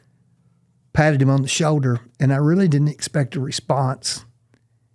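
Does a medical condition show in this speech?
No.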